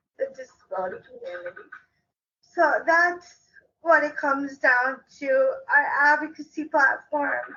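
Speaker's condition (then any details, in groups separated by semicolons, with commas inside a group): Cerebral palsy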